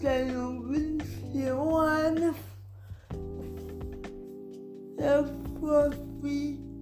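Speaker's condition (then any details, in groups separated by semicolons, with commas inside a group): Cerebral palsy; speech difficulty due to sequelae, lines also given in written podcast description for listeners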